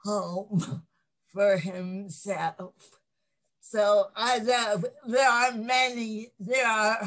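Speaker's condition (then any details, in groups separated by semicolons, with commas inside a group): Cerebral palsy; lifelong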